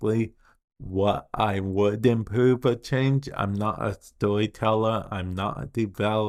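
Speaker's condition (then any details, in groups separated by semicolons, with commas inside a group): Cerebral palsy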